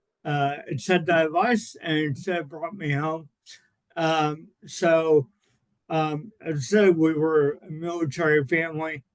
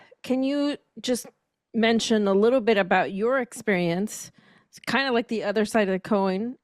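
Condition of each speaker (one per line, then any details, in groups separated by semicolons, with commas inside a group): Cerebral palsy; spastic diplegia, birth brain hemorrhage, not breathing 90 minutes; since birth, about 55 years
No condition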